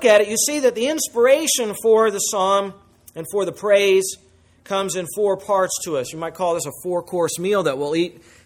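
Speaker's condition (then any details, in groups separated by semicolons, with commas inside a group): No condition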